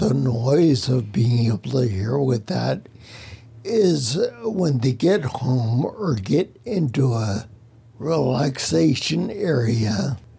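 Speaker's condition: Spinocerebellar ataxia; speech impediment

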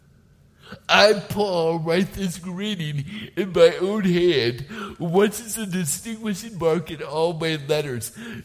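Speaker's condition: Cerebral palsy; from birth, diagnosed age five, hand tremor, rare muscle and nerve disease onset eighth grade; walking again after therapy, types instead of handwriting, gets tired; does not talk like typical speaker, speech typical before eighth grade disease onset

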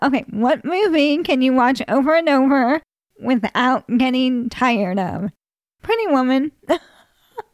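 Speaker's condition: ALS; worst atrophy in diaphragm

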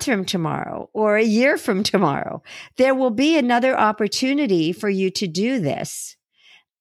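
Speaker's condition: No condition

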